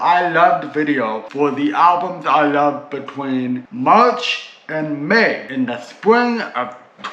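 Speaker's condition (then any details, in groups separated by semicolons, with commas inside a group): Cerebral palsy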